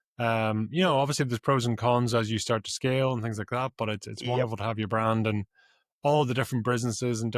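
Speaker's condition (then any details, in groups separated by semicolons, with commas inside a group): No condition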